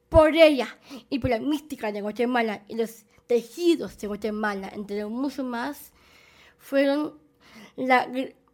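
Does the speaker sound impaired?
Yes: Down syndrome; present from birth.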